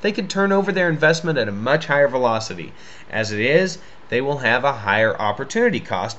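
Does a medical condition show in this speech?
No.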